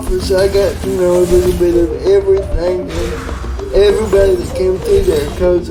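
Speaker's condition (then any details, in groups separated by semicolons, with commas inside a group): Cerebral palsy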